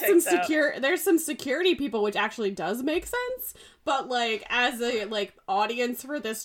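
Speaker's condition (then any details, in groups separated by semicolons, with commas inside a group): No condition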